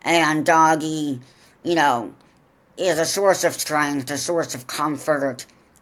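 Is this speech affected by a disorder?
Yes: profound deafness; congenital profound deafness, cochlear implants, attended Ohio Valley Voices school in southwest Ohio; wears cochlear implants, hears less well than typical but enough for conversation; excellent conversationalist, natural communicator.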